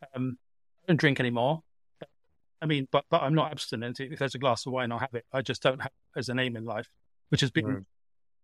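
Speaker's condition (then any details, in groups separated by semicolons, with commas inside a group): Stammer; lifelong stammer; milder stammer than about six years ago; much heavier stammer about six years ago during trial, barrister advised not speaking in court; repeated sounds, repeated words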